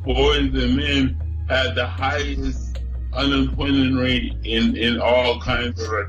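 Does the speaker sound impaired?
Yes: cerebral palsy; nosebleed and stopped breathing as newborn at home in Buffalo.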